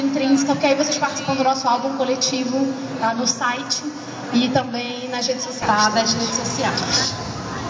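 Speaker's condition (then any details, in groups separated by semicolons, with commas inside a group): No condition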